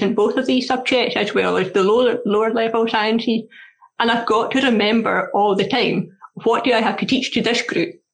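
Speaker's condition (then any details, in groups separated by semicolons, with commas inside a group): Deafness; accent in foreign languages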